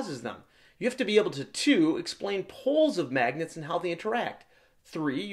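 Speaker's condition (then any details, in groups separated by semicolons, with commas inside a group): No condition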